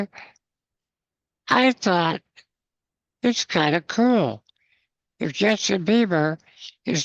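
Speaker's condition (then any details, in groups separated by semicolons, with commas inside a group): Spinal muscular atrophy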